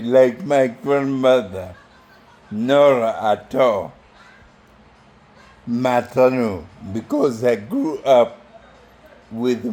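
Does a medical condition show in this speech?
Yes: neurological disease.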